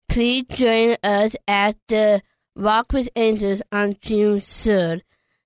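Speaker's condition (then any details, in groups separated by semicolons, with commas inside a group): Down syndrome; age 24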